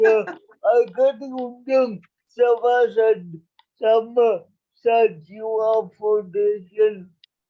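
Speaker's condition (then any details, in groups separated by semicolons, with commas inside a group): Cerebral palsy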